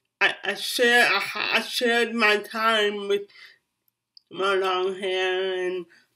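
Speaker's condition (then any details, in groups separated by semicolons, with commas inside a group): Cerebral palsy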